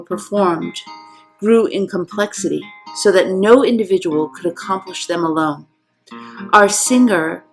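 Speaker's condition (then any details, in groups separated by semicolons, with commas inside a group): No condition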